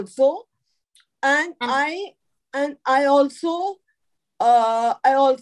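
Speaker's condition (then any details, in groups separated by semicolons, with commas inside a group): Cerebral palsy; could not talk in early life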